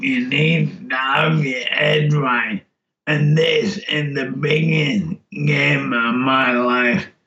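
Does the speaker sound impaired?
Yes: motor neurone disease; speech change noticeable by time of diagnosis, frailer with weight loss then; mind still intact; cannot speak well.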